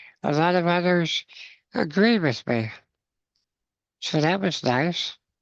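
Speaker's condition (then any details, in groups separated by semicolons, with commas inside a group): Spinal muscular atrophy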